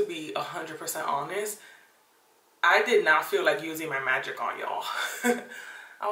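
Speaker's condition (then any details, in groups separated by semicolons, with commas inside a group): No condition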